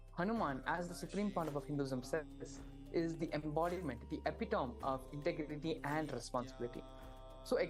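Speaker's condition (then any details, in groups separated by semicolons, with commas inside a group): No condition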